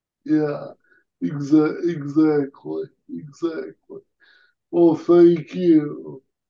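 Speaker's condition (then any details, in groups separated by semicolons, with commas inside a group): Cerebral palsy; present from birth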